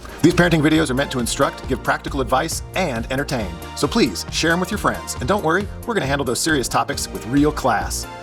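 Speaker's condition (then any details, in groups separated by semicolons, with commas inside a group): No condition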